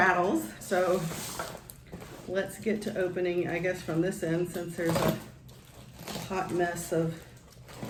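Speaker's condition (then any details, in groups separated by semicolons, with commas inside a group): No condition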